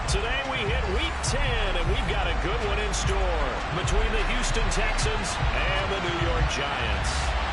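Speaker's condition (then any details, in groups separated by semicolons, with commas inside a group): No condition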